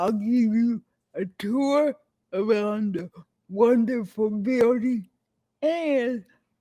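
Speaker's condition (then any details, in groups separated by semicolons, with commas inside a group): Cerebral palsy; speech impairment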